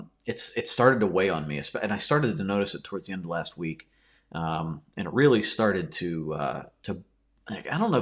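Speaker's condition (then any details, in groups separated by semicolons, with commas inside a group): No condition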